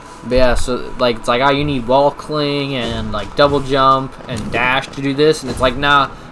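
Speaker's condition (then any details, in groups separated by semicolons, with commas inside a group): No condition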